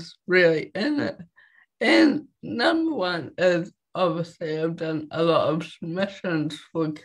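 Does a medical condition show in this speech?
Yes: cerebral palsy; walks, no wheelchair.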